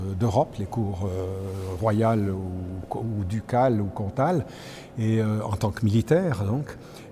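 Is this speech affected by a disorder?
No.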